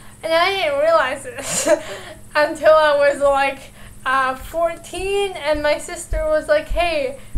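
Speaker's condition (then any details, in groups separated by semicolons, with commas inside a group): Cerebral palsy; affects walking, foot and leg pain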